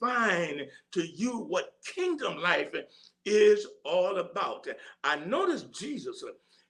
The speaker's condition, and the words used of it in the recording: None; typical speech.